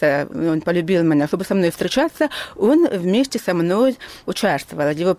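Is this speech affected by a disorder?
Yes: hearing loss; onset age 3, medical error, missed appendicitis, over 47 years since onset, Atikon hearing aids since childhood; hears only about 20 percent, 80 percent hearing loss; speech preserved thanks to hearing aids, worsened, accented, still speaks, learned lip-reading.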